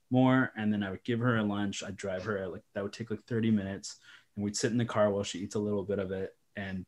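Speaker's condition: No condition

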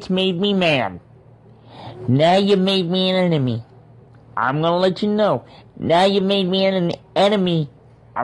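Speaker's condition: Cerebral palsy; cerebral palsy from birth

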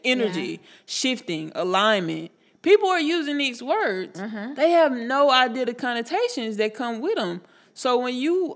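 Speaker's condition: No condition

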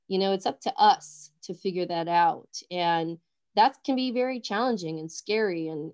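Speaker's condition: No condition

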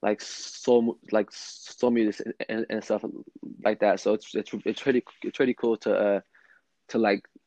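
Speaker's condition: Stutter; stutter since learning to talk, countless speech therapy sessions elementary through high school, never resolved; ongoing stutter when speaking; not when singing, therapy had words sung to Twinkle Little Star rhythm; repeated words, prolonged sounds

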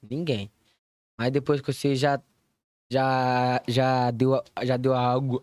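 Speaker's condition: Stuttering; stuttering less during podcast, relaxed after drinking and eating; no stutter singing, recording videos or speaking Carioca accent, blocks starting speech, less when drinking; repeated words, prolonged sounds

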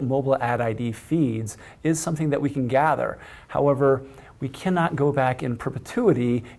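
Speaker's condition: No condition

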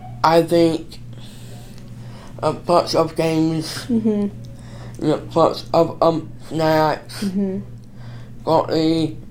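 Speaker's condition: Down syndrome

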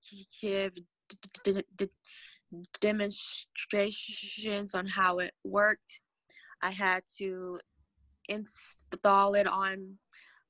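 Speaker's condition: Stuttering; long-standing stutter, years of speech therapy, severe stuttering and painful speeches in high school, not cured; two new techniques since The Steve Harvey Show, where Steve Harvey helped her speak fluently; less stuttering when unobserved, with close friends, or arguing, more when upset; prolonged sounds, blocks

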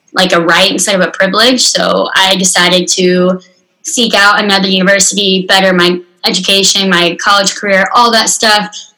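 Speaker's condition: Unilateral cleft lip and palate, severe

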